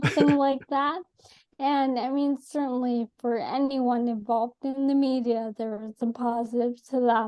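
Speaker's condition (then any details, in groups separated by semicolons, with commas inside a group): ALS; atypical case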